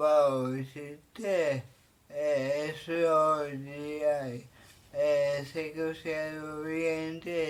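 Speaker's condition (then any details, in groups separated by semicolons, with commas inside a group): Cerebral palsy; severe, uses a wheelchair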